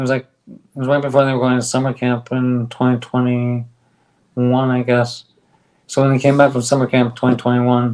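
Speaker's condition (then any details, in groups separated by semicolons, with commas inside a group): ALS; on drug, stronger bite, speaks better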